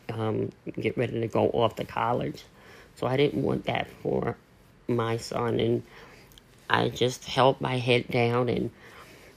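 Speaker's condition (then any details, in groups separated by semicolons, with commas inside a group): Cleft lip and palate; congenital cleft lip and palate, surgically repaired; cleft lip and palate partly affects how speech sounds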